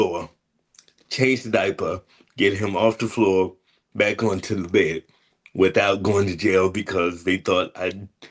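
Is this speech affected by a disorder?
Yes: cerebral palsy, spastic.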